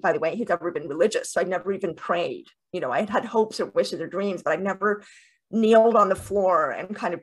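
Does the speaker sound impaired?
Yes: deafness with cochlear implants; two cochlear implants.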